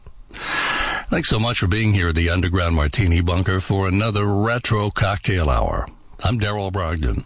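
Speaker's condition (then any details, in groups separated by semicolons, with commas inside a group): No condition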